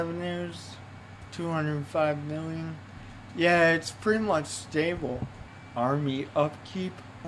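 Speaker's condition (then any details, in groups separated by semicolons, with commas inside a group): Cerebral palsy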